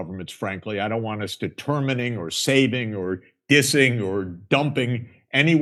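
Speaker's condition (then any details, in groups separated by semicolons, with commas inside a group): No condition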